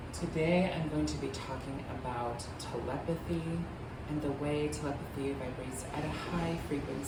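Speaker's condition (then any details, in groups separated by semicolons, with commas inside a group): No condition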